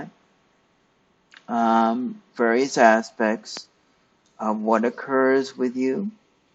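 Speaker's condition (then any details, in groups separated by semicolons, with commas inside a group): Cerebral palsy; stiff muscles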